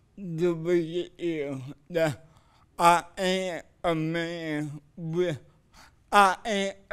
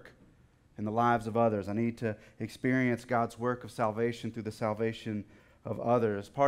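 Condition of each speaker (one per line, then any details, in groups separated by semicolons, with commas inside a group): Cerebral palsy
No condition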